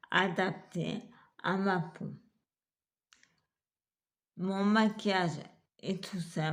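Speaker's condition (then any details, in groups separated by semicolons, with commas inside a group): Multiple sclerosis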